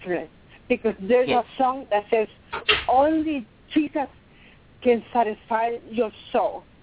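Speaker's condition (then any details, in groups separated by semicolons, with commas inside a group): Cerebral palsy; from birth, affects movement, about 53 years since onset; talking as loud as able, voice hard to hear, asked to speak louder; quiet voice, limited loudness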